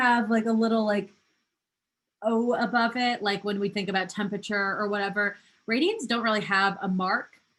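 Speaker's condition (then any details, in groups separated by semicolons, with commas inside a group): No condition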